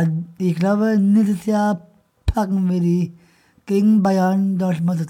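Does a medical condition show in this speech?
Yes: Down syndrome; present from birth, trisomy 21, operated right after birth in Hannover, earlier wore corset 23 hours a day; age 26.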